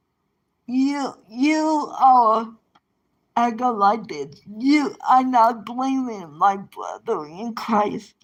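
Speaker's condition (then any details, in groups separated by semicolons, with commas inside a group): Cerebral palsy; present from birth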